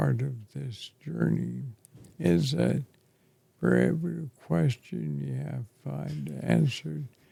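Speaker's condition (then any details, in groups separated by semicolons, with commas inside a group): ALS; affects chest and throat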